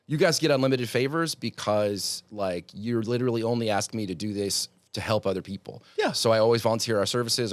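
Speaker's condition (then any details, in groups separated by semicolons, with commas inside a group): No condition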